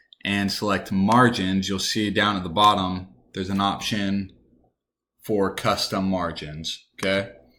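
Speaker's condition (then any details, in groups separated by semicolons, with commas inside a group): No condition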